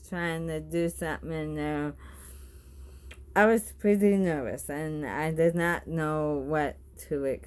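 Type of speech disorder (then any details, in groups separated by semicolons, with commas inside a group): Bulbar dysarthria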